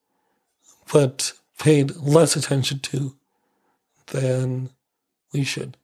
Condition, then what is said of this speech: ALS (motor neuron disease). And so we notice actually that his voice, his swallowing, everything is improved when we're in a humid climate.